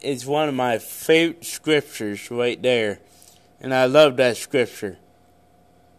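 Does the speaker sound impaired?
Yes: cerebral palsy; congenital cerebral palsy.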